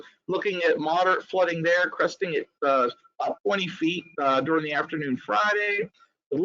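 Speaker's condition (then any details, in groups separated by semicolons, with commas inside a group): No condition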